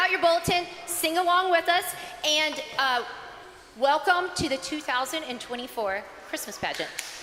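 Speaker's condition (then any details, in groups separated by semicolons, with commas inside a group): No condition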